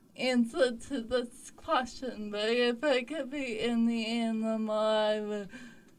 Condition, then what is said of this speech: Cerebral palsy. Oh, yeah, I had, like, speech therapy in the past.